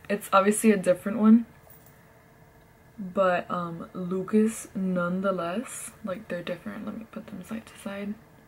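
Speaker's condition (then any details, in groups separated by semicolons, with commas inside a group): No condition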